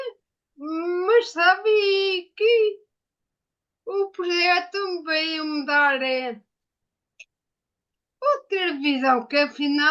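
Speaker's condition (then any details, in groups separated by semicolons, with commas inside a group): Ataxia after brain injury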